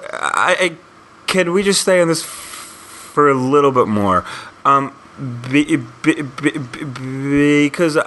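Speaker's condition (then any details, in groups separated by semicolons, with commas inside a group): Stuttering; history of avoidance patterns; tries not to avoid stuttering most of the time, sometimes on verge of avoiding; repeated sounds, blocks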